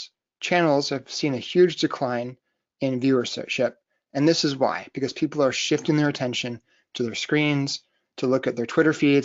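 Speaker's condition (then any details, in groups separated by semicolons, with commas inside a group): No condition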